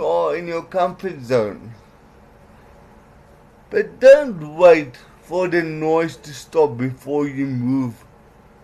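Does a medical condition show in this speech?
Yes: cerebral palsy; legs affected, doubted legs could last 6 continuous hours, cycled 6-7 hours daily for 7 months; some words unclear, certain letters flat, trouble formulating words, worse when mouth tires.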